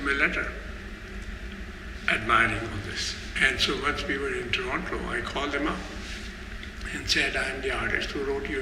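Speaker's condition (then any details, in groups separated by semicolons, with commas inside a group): No condition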